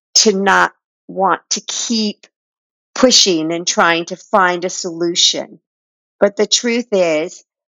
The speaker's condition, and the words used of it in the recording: None; typical speech.